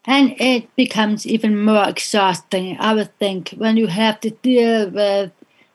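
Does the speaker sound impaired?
Yes: deafness; hearing loss, invisible disability; others remark speaks well for a deaf person, deafness not apparent from speech.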